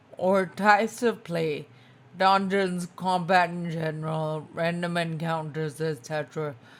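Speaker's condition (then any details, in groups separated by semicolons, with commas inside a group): Spinocerebellar ataxia type 2, SCA2; tongue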